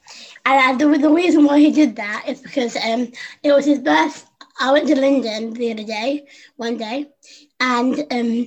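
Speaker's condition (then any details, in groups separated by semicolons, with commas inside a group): Down syndrome; adult woman, 25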